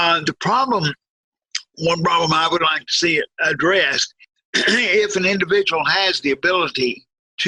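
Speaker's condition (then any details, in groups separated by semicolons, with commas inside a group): Cerebral palsy; from birth, quadriplegic, wheelchair most of life; severely disabled, relies on caregivers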